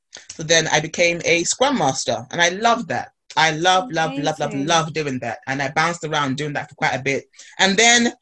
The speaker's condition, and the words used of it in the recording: Stuttering. For example, our webinar on the 29th, I was stammering a lot more.